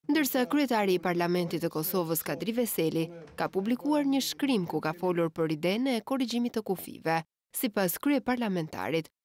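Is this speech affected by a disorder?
No.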